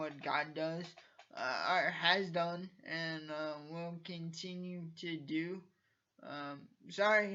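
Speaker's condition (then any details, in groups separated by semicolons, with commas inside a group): Cerebral palsy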